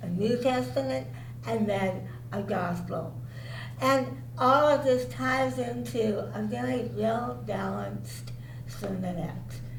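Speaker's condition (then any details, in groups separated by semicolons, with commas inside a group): Cerebral palsy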